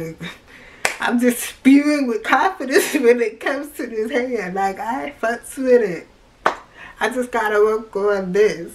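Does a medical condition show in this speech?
Yes: cerebral palsy.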